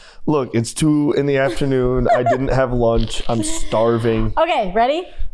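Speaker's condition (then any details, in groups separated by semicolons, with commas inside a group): No condition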